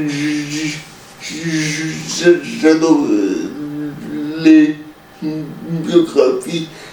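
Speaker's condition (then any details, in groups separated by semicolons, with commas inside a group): Cerebral palsy; uses wheelchair; conductive education, horse riding, nearly gets out of bed alone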